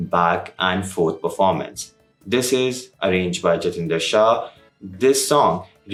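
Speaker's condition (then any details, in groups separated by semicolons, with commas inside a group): No condition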